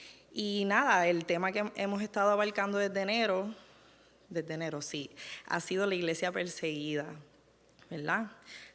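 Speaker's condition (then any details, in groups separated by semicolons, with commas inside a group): No condition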